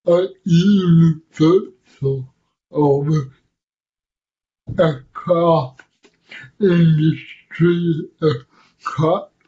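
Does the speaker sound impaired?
Yes: cerebral palsy; audiences initially unsure they can understand speech, speech described as hard to understand.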